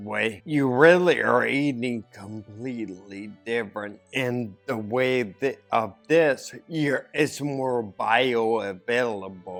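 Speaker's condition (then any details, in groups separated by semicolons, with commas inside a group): Ataxia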